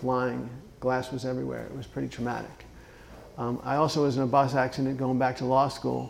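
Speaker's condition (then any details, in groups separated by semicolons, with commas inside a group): Parkinson's disease; says some words are hard or tough to say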